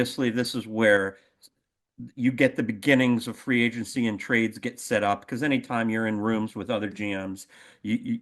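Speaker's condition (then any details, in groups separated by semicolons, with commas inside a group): No condition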